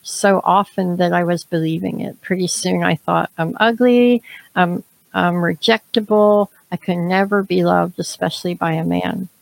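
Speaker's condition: Cleft palate, severe; speech now clear enough for public speaking

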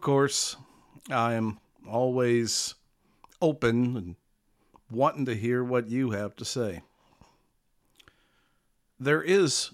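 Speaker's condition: No condition

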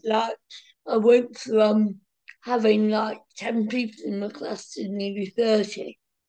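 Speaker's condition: Cerebral palsy, mild

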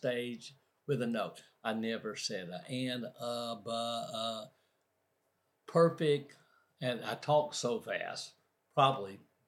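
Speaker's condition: Aphasia after stroke; self-described primary progressive aphasia

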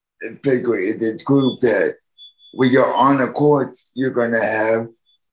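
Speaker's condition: Cerebral palsy; needs help from others

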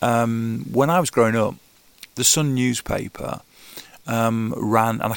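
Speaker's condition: No condition

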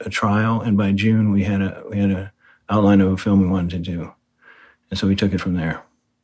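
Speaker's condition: Parkinson's disease; right-sided weakness noticed on long group bike ride

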